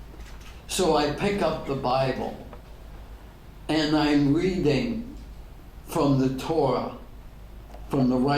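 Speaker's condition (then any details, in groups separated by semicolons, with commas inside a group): ALS; degenerative; diagnosed ten years ago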